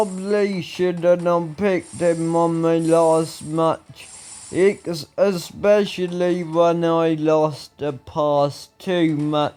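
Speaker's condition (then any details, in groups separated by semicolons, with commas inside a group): Ataxia; speech recently worse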